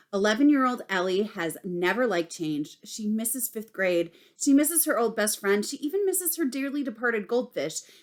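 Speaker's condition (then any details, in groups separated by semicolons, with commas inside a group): No condition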